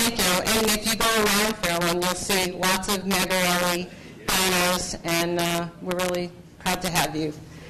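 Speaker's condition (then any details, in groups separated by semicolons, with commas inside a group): No condition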